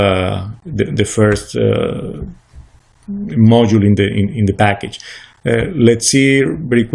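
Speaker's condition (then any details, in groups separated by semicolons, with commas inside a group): No condition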